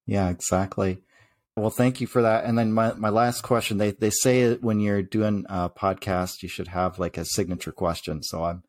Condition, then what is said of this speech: No condition.